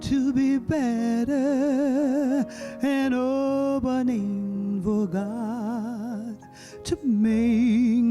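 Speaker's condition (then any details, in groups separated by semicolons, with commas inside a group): No condition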